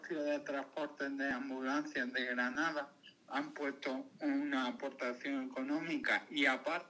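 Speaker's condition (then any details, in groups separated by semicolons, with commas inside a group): Cerebral palsy; lifelong physical motor disability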